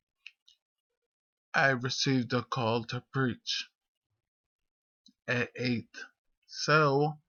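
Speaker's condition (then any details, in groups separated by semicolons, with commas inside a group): Multiple sclerosis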